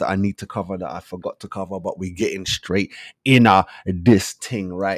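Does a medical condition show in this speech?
No.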